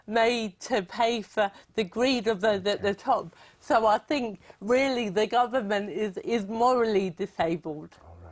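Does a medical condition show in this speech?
Yes: cerebral palsy.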